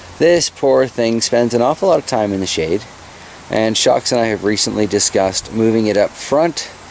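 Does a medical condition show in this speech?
No.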